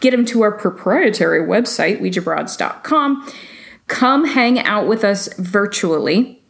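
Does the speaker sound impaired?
No.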